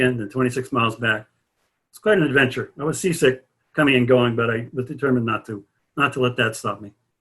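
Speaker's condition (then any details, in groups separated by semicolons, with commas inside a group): No condition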